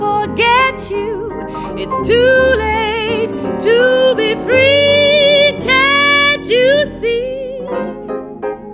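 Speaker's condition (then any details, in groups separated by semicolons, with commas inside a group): No condition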